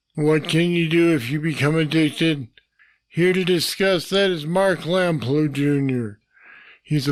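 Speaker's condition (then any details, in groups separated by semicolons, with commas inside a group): Parkinson's disease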